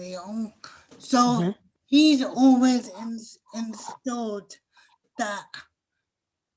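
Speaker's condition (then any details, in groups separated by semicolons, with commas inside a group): Cerebral palsy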